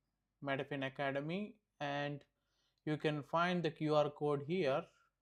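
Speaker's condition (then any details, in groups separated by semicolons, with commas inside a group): No condition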